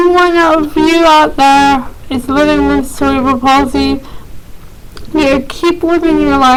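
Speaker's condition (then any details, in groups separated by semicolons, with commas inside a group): Cerebral palsy, mild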